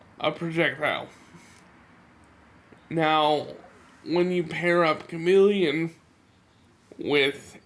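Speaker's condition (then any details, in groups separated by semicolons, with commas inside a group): Cerebral palsy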